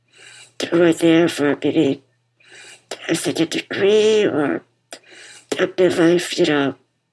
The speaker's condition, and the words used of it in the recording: Muscular dystrophy. You could hear the BiPAP machine she wears to help her breathe when we talked back then.